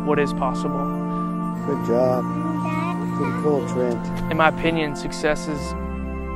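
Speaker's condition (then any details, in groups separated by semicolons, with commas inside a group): No condition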